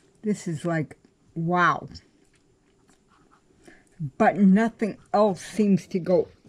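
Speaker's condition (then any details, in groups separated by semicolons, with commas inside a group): Cerebral palsy; affects standing and balance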